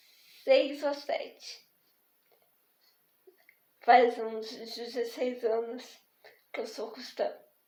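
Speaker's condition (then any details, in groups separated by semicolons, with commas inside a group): Spastic diplegic cerebral palsy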